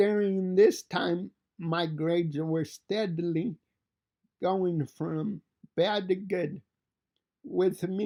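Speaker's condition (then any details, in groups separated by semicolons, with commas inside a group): Cerebral palsy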